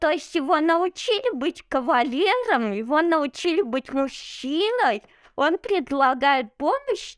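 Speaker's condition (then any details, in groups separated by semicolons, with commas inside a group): Cerebral palsy; no wheelchair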